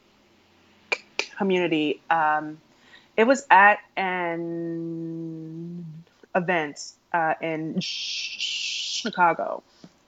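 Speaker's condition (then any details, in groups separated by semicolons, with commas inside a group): Stuttering; stuttering since around age 3, past speech therapy; prolonged sounds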